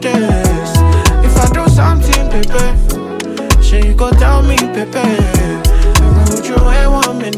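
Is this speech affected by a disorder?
No.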